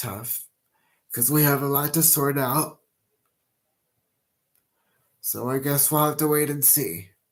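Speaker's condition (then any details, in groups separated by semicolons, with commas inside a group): Cerebral palsy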